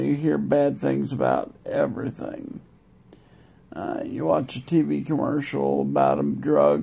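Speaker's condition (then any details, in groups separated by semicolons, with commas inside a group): Multiple sclerosis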